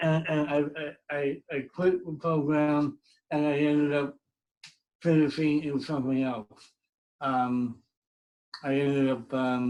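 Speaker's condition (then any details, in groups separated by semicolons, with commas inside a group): Cerebral palsy; from birth; speech impediment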